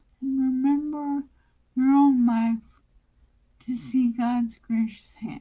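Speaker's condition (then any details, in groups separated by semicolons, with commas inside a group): Brain injury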